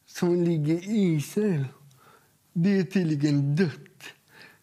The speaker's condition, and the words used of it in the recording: Cerebral palsy. Ni kanske bara trodde att jag talade danska.